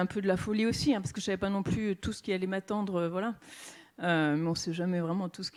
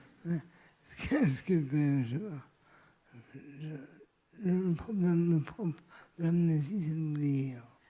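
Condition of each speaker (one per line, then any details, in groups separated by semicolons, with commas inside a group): No condition
Severe traumatic brain injury; severe, bicycle accident, physical and cognitive sequelae; about 20 years since injury, initial coma, long rehabilitation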